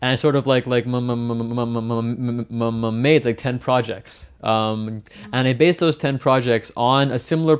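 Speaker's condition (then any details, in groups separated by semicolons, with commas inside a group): Stuttering; onset age 8 in Hong Kong, possibly genetic, long covert, avoided speaking, substituted words, spoke fast; fluency shaping therapy in Mumbai and Japan, American Institute for Stuttering intensive, accepting stuttering 1.5 years; audible voluntary stuttering, deliberately tries to stutter as management strategy; repeated sounds, prolonged sounds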